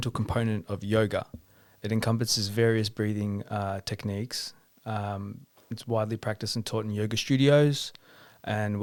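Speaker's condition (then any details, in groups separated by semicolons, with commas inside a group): No condition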